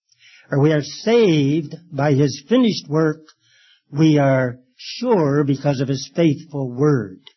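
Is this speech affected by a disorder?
No.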